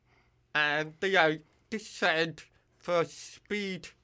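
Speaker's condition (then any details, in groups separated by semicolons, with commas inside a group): Deafness; formerly hearing aids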